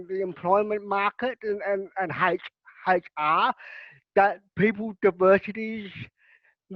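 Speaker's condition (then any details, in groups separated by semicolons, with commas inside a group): Cerebral palsy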